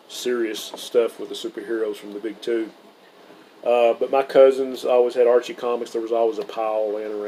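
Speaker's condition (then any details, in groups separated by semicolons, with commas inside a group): No condition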